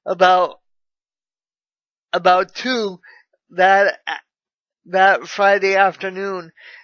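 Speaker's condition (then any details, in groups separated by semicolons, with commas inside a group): Cerebral palsy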